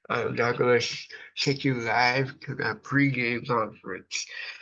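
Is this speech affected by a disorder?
Yes: cerebral palsy.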